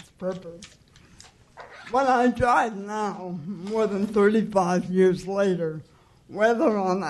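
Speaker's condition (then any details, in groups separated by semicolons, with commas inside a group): Cerebral palsy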